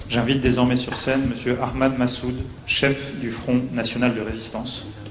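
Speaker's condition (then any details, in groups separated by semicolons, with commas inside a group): No condition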